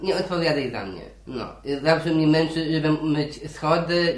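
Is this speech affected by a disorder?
Yes: Down syndrome; intellectual disability, intermittent memory lapses, difficulty with arithmetic and counting money; turning 28 this year.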